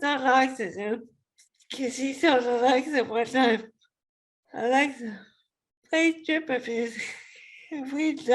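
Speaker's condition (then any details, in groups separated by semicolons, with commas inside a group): ALS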